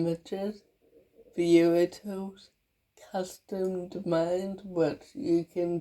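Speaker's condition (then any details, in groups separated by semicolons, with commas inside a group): Cerebral palsy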